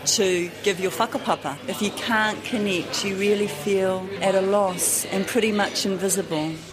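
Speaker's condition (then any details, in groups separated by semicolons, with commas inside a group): No condition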